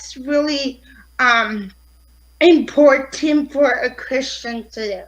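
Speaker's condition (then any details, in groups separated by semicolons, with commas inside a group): Cerebral palsy; affects fine motor skills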